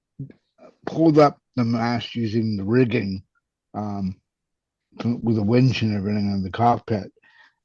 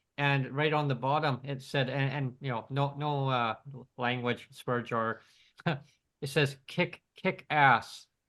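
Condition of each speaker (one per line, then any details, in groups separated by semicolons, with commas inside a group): Cerebral palsy
No condition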